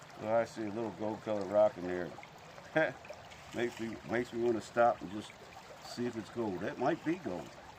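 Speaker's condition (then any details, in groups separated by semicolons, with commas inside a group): No condition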